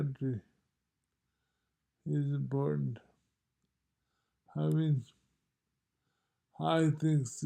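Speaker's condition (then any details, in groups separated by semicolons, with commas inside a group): Multiple sclerosis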